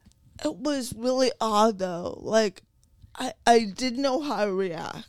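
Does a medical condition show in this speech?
Yes: cerebral palsy.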